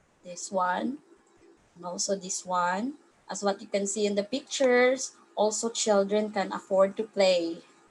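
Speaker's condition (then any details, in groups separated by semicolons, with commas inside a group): No condition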